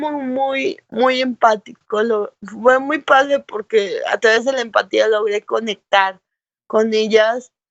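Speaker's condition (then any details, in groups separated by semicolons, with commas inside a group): Cerebral palsy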